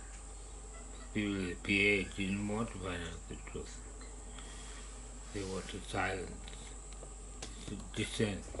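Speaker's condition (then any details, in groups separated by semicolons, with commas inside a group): Parkinson's disease; idiopathic per hospital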